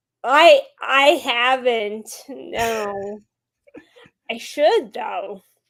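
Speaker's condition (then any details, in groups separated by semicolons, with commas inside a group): Friedreich's ataxia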